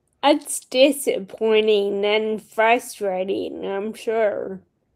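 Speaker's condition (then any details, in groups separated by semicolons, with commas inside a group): Friedreich's ataxia; handwriting and speech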